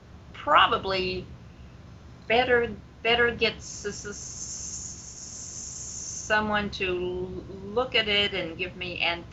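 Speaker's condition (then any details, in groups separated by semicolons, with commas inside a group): Stuttering; long-standing stuttering, managed over the years; repeated sounds, repeated words, blocks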